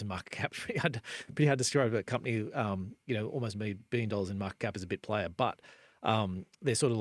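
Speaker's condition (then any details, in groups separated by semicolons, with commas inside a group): No condition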